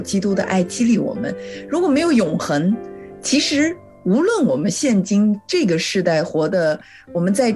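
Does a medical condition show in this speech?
No.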